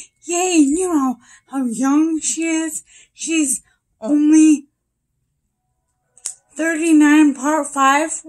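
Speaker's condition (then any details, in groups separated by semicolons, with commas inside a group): Brain injury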